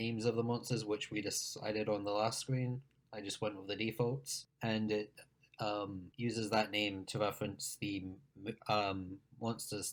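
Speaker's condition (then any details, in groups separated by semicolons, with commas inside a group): No condition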